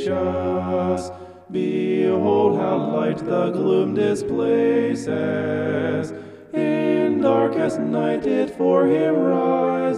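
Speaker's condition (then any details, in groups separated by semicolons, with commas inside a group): No condition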